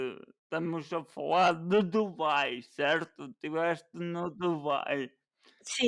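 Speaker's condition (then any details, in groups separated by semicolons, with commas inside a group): Cerebral palsy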